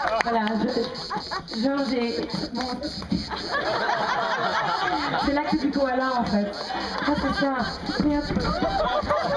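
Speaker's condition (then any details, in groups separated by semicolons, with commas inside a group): No condition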